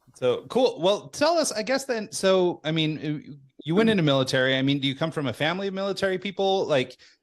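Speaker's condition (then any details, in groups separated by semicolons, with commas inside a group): No condition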